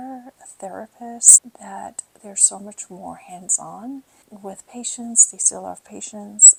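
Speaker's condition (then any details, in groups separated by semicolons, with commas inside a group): No condition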